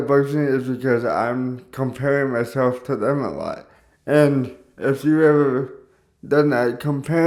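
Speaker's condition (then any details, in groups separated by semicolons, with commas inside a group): Cerebral palsy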